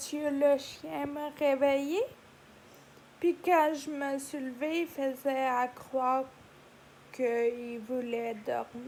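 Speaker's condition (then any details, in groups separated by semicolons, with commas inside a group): Ataxia; degenerative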